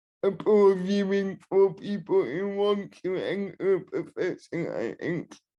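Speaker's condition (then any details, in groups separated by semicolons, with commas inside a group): Cerebral palsy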